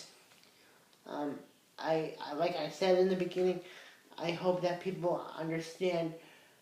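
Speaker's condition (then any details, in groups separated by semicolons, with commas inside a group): Cerebral palsy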